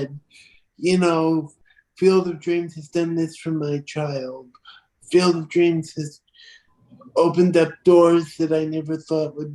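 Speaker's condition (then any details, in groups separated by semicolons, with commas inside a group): Cerebral palsy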